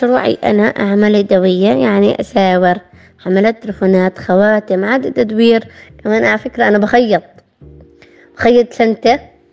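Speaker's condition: Down syndrome; Down syndrome from birth, born premature, heart stopped at birth, on ventilator as newborn; 23 years old, now in good health

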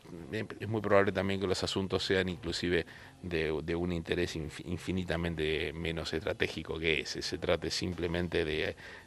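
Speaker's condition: No condition

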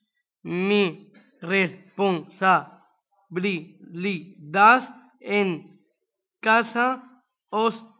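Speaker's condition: Down syndrome; age 20

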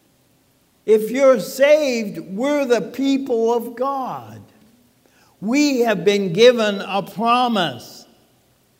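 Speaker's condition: ALS; talking funny

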